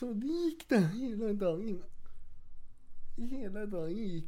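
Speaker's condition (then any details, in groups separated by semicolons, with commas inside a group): Cerebral palsy; wheelchair user, has two wheelchairs, once walked ten kilometres in one day without wheelchair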